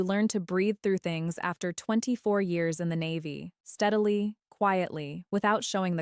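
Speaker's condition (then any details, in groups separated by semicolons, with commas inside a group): No condition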